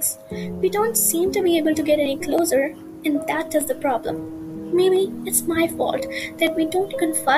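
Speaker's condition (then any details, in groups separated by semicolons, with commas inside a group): No condition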